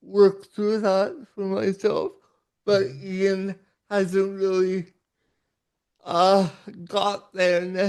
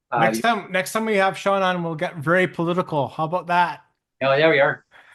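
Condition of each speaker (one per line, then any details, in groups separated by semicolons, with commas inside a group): Cerebral palsy
No condition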